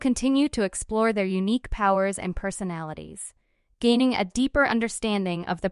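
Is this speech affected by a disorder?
No.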